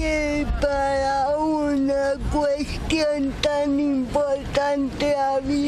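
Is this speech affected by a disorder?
Yes: cerebral palsy; speaks with difficulty.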